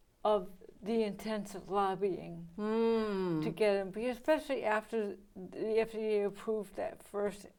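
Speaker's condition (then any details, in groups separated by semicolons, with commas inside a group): ALS; right hand onset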